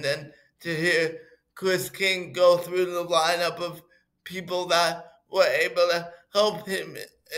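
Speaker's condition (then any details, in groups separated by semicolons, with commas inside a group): Cerebral palsy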